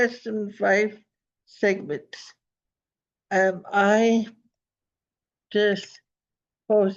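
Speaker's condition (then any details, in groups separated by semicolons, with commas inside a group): Cerebral palsy; first talked around age five, atypical speech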